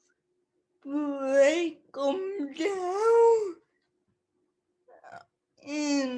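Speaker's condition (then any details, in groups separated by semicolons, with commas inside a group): Cerebral palsy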